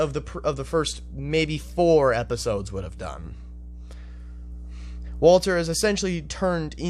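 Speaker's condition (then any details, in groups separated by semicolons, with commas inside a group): No condition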